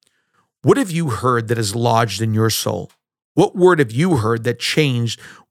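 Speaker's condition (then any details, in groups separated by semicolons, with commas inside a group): No condition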